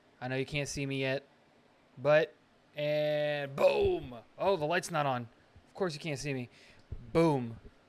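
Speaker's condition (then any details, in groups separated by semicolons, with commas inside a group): No condition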